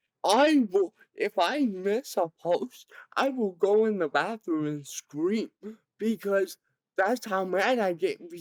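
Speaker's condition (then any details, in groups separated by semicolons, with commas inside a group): Cerebral palsy; present from birth, severe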